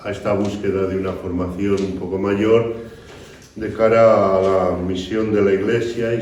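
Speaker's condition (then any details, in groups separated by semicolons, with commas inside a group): No condition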